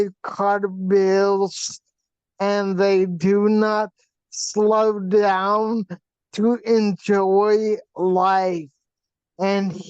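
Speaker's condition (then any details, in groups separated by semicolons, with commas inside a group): Facial paralysis from hydrocephalus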